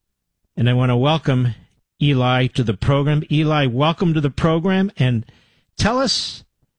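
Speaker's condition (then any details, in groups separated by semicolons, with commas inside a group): No condition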